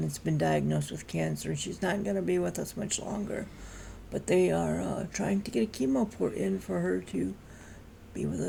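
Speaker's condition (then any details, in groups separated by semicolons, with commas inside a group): Cerebral palsy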